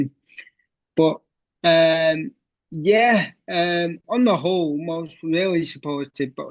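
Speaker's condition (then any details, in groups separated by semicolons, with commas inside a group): Cerebral palsy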